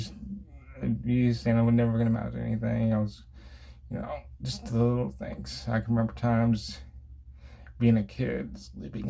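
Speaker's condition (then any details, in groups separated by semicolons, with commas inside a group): Cerebral palsy; from birth, affects motor skills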